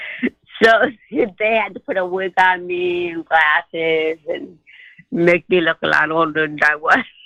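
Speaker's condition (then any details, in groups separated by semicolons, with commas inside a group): Cerebral palsy; titanium neck, dystonia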